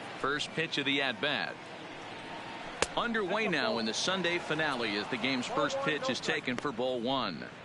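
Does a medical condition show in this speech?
No.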